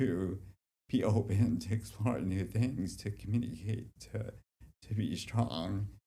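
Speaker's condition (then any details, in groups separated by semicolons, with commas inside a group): Dystonia; genetic dystonia, childhood onset, neck, right hand, mobility; deep brain stimulation, residual symptoms, neck contractions, no mobility aids; deep brain stimulation freed speech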